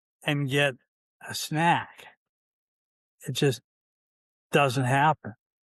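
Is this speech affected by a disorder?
Yes: ALS, C9 mutation; limb onset in fingers.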